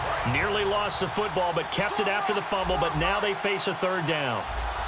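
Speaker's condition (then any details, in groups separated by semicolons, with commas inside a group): No condition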